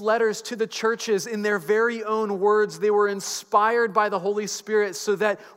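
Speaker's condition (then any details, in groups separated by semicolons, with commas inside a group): No condition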